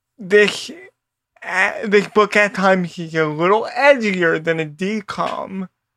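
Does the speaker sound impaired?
Yes: cerebral palsy; lifelong, has had to adapt entire life; vocal ability might be a little different.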